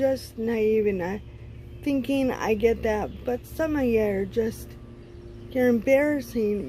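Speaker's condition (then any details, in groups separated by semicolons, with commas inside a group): Cerebral palsy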